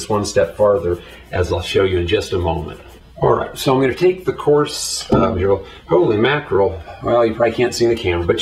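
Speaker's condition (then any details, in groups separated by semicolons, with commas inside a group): No condition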